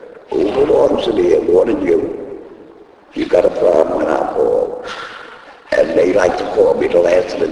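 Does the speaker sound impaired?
Yes: laryngectomy; speaks using device in throat, needs thumb to talk.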